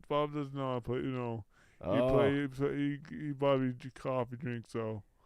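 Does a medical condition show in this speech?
Yes: brain injury.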